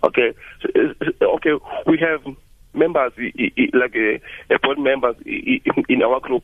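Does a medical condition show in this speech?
Yes: stuttering; stuttering since age 6, through school, worse at University of Cape Town introducing self, speaking before groups; speech therapy with Tina Lillian in Gauteng, coach Heather Wilkinson in Cape Town, slow reading, breathing, phone training; spoke fast before therapy, records own phone speech, no stuttering when singing, now speaks daily on phone; here repeated sounds, repeated words, prolonged sounds.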